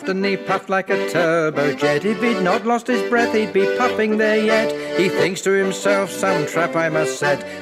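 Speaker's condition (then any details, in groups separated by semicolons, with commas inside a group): No condition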